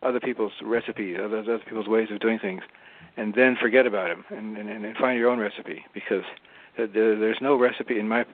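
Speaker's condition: Parkinson's disease; some years before recording

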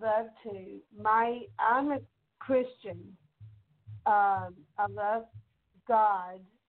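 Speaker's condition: Down syndrome; congenital, present since birth

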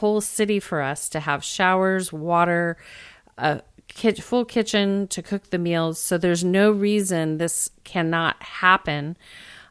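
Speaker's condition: No condition

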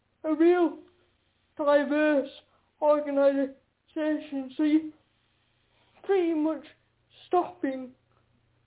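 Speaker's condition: Quadriplegic cerebral palsy; uses a wheelchair

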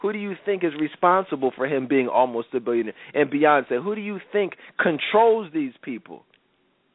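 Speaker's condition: No condition

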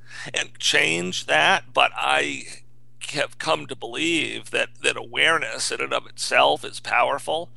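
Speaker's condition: Spasmodic dysphonia; rare neurological voice disorder, partial voice loss, onset amid housing market collapse, no known cause or cure; periodic Botox injections into throat as temporary muscle relaxant, calming practices improve voice; throat spasms on talking, broken weak hard-to-hear voice, painful forcing, sore throat, dizziness, breathlessness

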